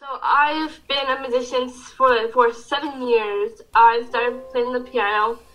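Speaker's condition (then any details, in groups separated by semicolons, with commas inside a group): Down syndrome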